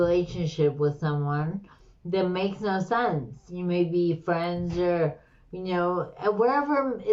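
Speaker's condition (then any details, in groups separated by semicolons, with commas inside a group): Slurred speech; slurred, stroke-like speech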